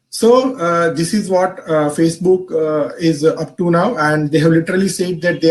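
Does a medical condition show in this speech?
No.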